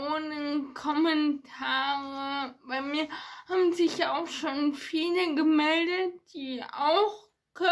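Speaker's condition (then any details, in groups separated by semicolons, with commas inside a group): Ataxia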